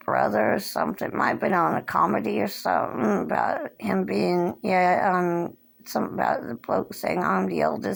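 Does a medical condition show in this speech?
Yes: cerebral palsy; since birth, hand tremors.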